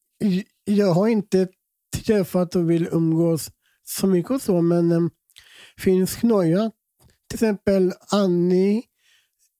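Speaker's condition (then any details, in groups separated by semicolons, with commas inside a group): Down syndrome; 32 years with condition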